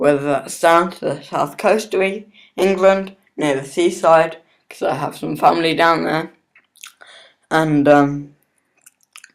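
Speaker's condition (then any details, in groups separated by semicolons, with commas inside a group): Cerebral palsy; not fully independent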